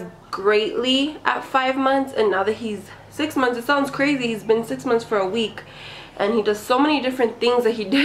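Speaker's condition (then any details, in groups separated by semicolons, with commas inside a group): No condition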